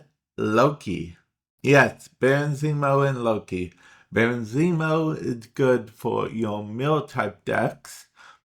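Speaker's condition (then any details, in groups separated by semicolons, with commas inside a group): Cerebral palsy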